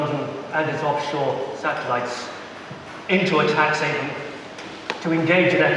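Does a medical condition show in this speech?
No.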